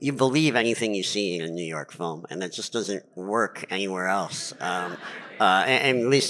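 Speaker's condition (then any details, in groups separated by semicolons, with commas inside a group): Cleft palate; lifelong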